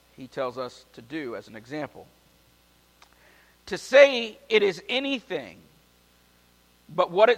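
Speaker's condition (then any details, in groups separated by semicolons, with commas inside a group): No condition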